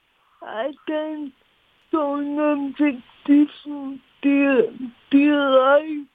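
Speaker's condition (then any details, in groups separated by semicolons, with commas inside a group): Cerebral palsy; since birth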